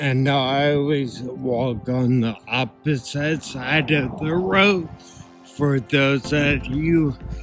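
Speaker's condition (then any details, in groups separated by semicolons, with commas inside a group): Ataxia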